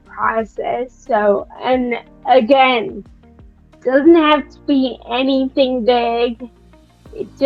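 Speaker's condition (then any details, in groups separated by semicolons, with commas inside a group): Friedreich's ataxia; speech affected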